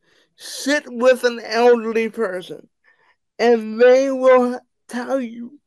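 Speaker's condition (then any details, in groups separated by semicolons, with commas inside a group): Cerebral palsy; wheelchair bound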